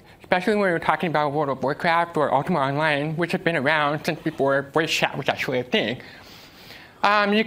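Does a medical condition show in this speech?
Yes: deafness; uses American Sign Language, cannot follow game voice chat or spoken cues amid noise.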